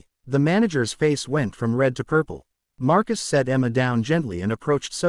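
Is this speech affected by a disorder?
No.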